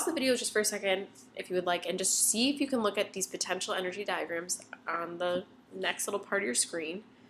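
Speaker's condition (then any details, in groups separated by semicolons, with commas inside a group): No condition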